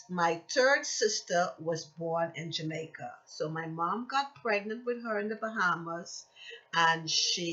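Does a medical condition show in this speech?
No.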